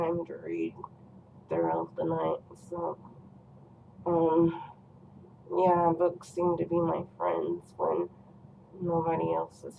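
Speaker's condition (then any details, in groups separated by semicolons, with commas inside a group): Cerebral palsy; first word not said quite right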